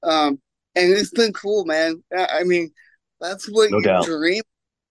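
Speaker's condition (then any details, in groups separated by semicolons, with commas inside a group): Cerebral palsy; congenital, lack of oxygen at birth, stroke-like state, left side of body, walks unassisted with limp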